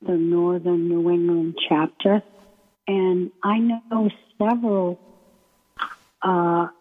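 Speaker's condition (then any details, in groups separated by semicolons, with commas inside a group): ALS; limb onset in right foot, symptoms about a year before diagnosis, year of testing, uses Beasy board transfer board; hard to breathe and speak, voice may sound weak or hard to understand, paces speech with breathing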